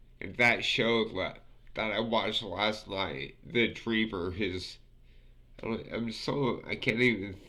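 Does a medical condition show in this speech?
Yes: multiple sclerosis; affects fingers.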